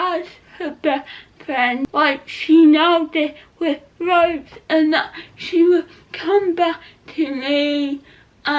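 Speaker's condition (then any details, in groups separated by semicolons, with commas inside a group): Cerebral palsy; not quadriplegic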